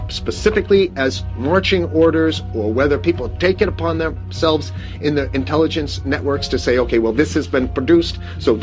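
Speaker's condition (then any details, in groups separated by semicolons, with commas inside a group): No condition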